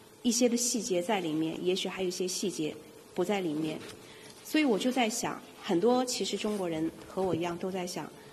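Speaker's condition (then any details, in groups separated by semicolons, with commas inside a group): No condition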